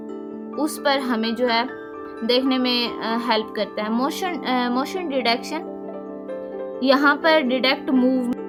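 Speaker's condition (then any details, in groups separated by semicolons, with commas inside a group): No condition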